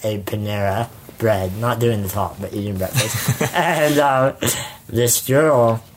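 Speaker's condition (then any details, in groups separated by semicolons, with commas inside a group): Spinal muscular atrophy; muscles waste away with age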